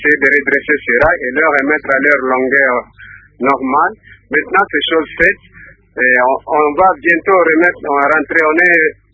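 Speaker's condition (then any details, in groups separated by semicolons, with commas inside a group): No condition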